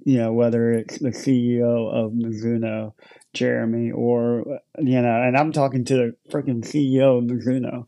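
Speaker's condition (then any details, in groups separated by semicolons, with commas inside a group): Cleft lip and palate; attributed to birthplace location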